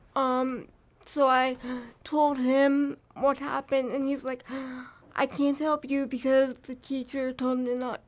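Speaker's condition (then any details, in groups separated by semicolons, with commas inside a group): Cerebral palsy; from birth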